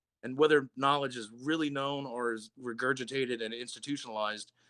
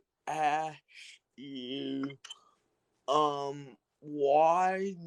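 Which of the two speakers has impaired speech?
The second: cerebral palsy.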